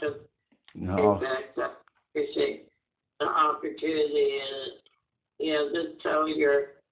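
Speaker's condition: Muscular dystrophy; physical disability

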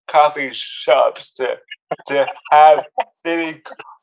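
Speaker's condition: Cerebral palsy; cerebral palsy since birth

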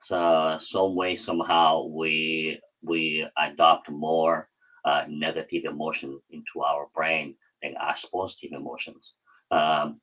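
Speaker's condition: Cleft palate; cleft palate since childhood, speech practiced for many hours at home over years; hard to speak growing up, could not say every word even in high school, mocked for speech

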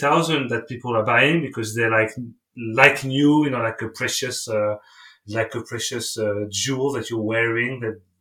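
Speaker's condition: No condition

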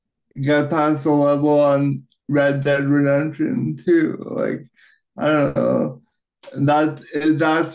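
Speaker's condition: Cerebral palsy, right-sided high tone

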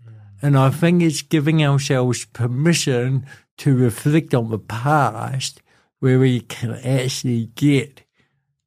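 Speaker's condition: Cerebral palsy; speech impediment

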